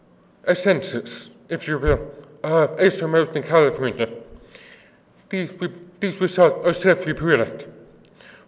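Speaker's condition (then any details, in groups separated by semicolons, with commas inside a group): Deafness; deaf accent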